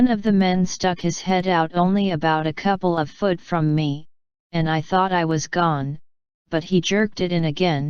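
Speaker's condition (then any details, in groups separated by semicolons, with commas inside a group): No condition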